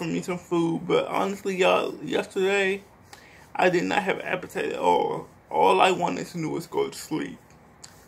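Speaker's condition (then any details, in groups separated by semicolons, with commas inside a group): Cerebral palsy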